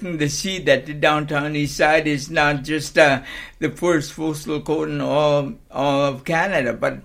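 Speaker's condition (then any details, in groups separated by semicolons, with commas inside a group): Cerebral palsy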